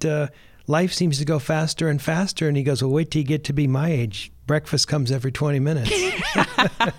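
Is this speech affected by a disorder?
No.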